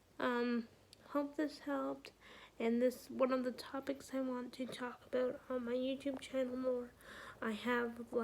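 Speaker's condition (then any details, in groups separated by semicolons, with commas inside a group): Cerebral palsy; brain not developed properly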